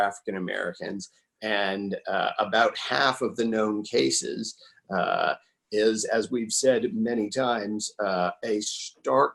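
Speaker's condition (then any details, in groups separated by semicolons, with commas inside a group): No condition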